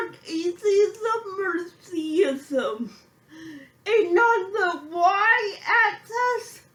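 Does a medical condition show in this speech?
Yes: physical speech impairment.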